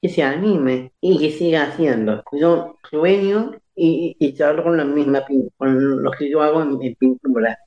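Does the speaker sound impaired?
Yes: Down syndrome; age 64.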